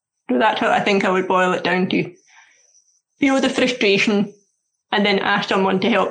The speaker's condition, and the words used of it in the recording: Deafness. But speaking and listening are the two areas I struggle with the most, and they are parts that I have to do work on.